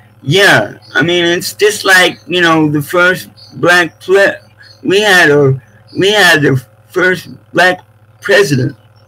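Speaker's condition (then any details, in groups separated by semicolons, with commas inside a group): Cerebral palsy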